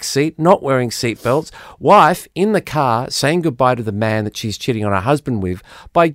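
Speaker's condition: No condition

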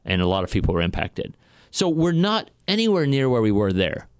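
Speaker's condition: No condition

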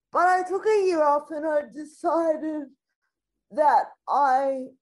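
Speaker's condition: Spastic quadriplegic cerebral palsy

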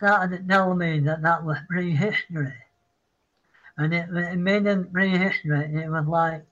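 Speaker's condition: Parkinson's; citing Parkinson's

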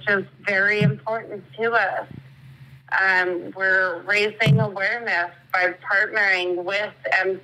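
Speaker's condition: ALS; onset with slurred speech then right hand weakness, diagnosed 3 months after symptoms became problematic; progressing, good days and bad, tires easily, daily care needs from husband Kevin; slurred speech as first symptom

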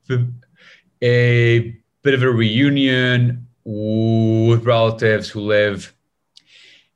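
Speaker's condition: Stutter; lifelong stutter, breathing technique from speech course also done by Gareth Gates, joined Toastmasters; debilitating stutter, avoided speaking about 25 years, stutter evident when speaking, pauses resemble internet lag; prolonged sounds, blocks

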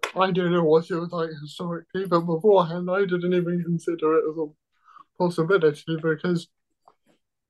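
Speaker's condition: Cerebral palsy

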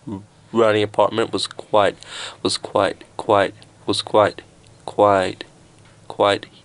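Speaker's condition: Stutter; audible stutter on radio, repeated words and phrases, apologizes for stutter; talking slowly usually helps, no stutter in put-on joker voice with different inflection; repeated words

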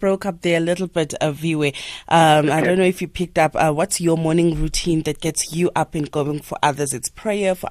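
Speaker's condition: No condition

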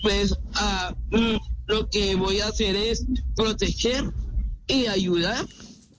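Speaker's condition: Down syndrome; frequent word and phrase repetitions, fillers, hesitations, fragmented sentences

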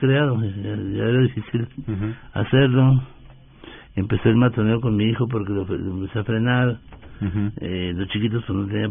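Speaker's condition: Parkinson's disease; under neurologist care

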